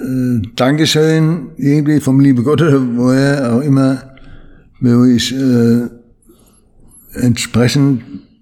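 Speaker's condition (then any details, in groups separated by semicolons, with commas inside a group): Parkinson's disease; Parkinson's disease diagnosed about 20 years ago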